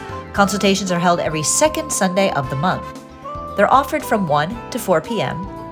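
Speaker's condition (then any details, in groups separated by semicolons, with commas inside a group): No condition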